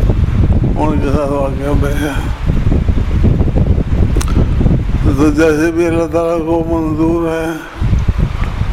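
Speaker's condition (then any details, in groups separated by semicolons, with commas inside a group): Difficulty speaking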